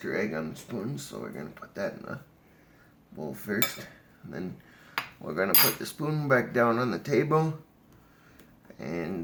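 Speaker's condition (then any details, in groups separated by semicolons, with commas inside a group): Cerebral palsy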